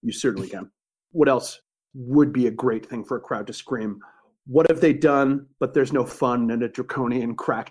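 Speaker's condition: No condition

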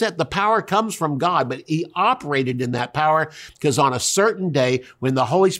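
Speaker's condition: No condition

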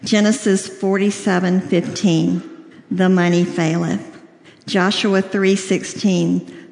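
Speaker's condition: Cleft lip and palate, severe

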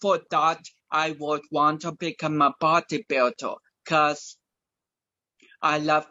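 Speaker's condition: Cerebral palsy; speech affected

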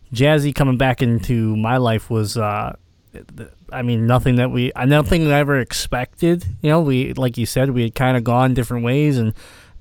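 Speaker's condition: Cleft palate; congenital cleft palate

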